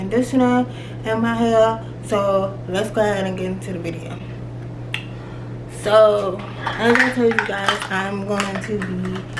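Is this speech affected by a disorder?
Yes: cerebral palsy.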